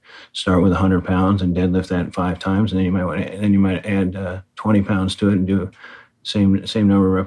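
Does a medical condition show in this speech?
Yes: Parkinson's disease; right-sided weakness noticed on long group bike ride, diagnosed by neurologist, confirmed by second opinion.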